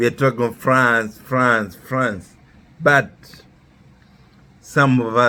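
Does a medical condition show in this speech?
Yes: neurological disease; affects speech and movement; struggling to speak.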